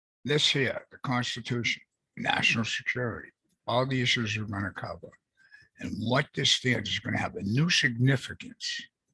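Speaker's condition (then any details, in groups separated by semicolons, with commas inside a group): No condition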